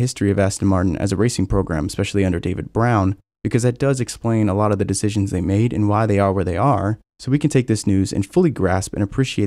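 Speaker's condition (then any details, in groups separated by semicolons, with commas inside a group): No condition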